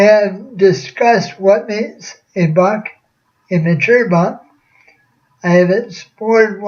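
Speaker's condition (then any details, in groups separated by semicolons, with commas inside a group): Cerebral palsy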